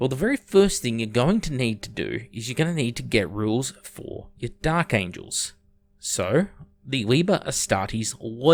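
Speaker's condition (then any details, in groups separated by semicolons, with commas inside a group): No condition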